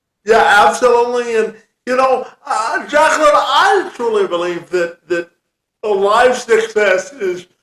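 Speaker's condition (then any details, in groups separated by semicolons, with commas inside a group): Cerebral palsy; present from birth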